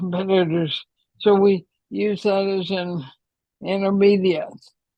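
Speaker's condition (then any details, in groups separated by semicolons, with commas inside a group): ALS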